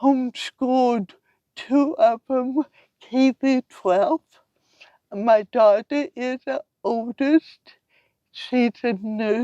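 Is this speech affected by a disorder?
Yes: cerebral palsy; from birth.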